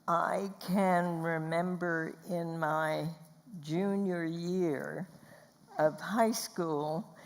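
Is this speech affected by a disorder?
Yes: spasmodic dysphonia.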